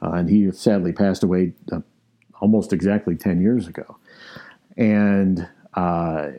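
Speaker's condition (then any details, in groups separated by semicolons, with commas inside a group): No condition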